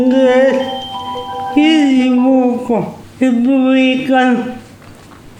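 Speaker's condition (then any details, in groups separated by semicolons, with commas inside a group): Cerebral palsy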